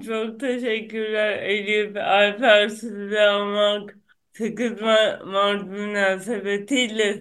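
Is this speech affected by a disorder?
Yes: cerebral palsy; onset at birth from birth complications, neurological, affects gross and fine motor muscle systems, no known cure.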